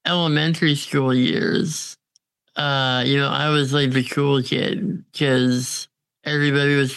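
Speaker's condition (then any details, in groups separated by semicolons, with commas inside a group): Congenital muscular dystrophy; diagnosed at 6 months, chronically physically disabled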